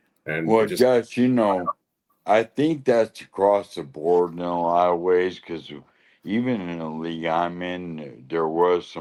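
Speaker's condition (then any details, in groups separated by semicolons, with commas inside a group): Lou Gehrig's disease (ALS)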